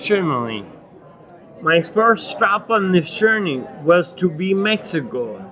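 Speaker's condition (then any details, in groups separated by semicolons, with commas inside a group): Acquired ataxia with dysarthria, acquired; Lance-Adams syndrome; daily poor balance and hand coordination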